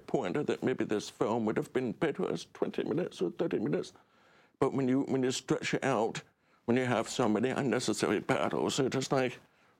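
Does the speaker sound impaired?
Yes: deaf; relies on subtitles rather than audio.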